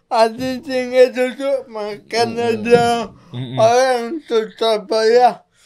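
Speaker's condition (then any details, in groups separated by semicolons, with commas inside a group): Cerebral palsy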